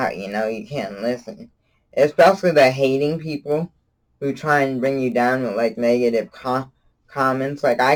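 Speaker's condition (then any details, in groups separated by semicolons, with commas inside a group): Cerebral palsy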